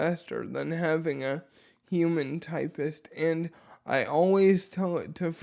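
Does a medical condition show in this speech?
Yes: dysarthria; affects voice quality, speech recognition inaccurate.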